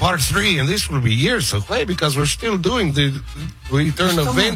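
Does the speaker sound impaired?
No.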